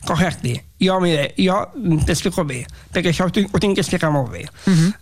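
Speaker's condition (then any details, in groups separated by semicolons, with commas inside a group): Down syndrome; extra chromosome, present since early childhood; very talkative, expresses self in own way and own words, dislikes being corrected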